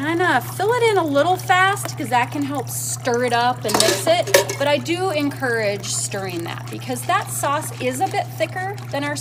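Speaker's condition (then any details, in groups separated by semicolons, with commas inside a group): No condition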